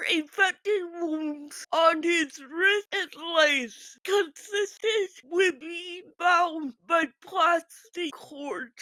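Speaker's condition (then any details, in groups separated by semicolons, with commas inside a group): Physical speech impairment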